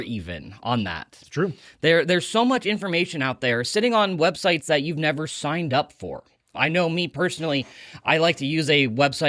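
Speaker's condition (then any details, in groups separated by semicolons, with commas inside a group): No condition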